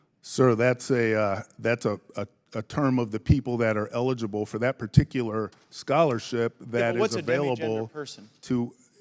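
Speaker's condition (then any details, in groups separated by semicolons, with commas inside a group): No condition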